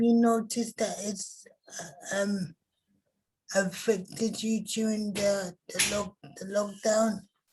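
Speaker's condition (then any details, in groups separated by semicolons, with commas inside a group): Cerebral palsy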